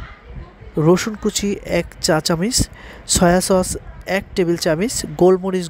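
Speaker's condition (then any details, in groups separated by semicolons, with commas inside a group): No condition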